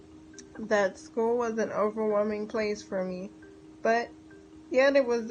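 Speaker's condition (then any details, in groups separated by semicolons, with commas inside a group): Cerebral palsy; wheelchair user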